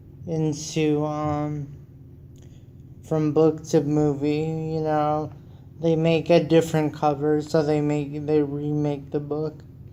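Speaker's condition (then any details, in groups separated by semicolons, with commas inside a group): Cerebral palsy; wheelchair user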